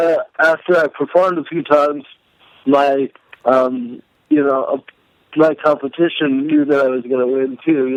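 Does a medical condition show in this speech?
Yes: cerebral palsy; may sound drunk.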